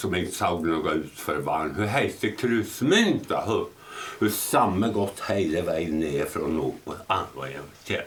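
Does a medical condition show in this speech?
Yes: tongue cancer, partial tongue removal; diagnosed 7 years ago.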